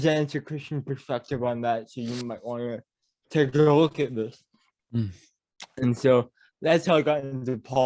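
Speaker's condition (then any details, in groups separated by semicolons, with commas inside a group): Cerebral palsy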